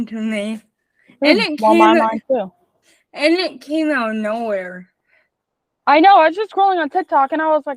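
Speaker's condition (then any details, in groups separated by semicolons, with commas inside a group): Spastic cerebral palsy, mixed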